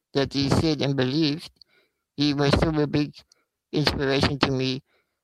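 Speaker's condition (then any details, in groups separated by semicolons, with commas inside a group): Spinal muscular atrophy; takes much longer to take effect; not much treatment available at this stage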